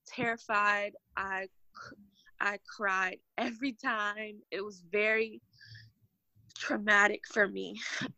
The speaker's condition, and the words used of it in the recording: Stuttering. Yes, I have friends who I can be myself with where I don't stutter.